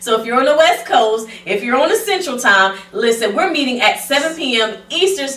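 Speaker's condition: No condition

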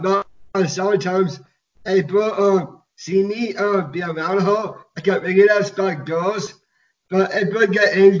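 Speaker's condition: Down syndrome; gives motivational keynote speeches to large crowds, speaks on reality television

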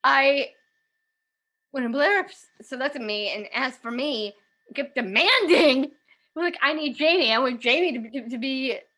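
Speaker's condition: Down syndrome; developmental disability

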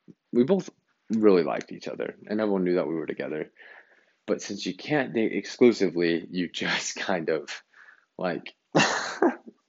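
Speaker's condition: No condition

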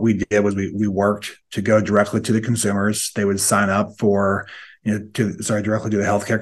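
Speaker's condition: No condition

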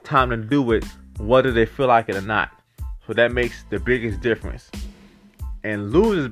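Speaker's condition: No condition

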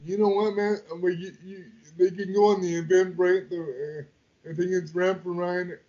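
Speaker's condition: Quadriplegic cerebral palsy; wheelchair user

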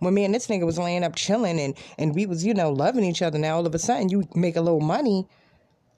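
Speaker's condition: No condition

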